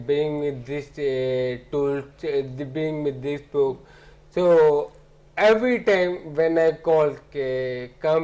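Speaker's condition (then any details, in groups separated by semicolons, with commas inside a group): Ataxia; late diagnosis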